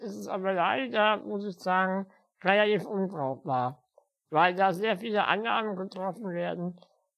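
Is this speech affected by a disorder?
Yes: spinal muscular atrophy; spinal muscular atrophy since birth, physical disability, uses wheelchair.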